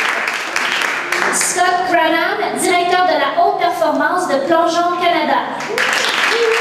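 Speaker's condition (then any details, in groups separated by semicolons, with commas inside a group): No condition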